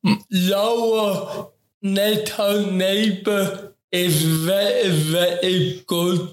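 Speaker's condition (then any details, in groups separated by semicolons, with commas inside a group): Ataxic cerebral palsy; affects coordination, movement, posture and balance; affects talking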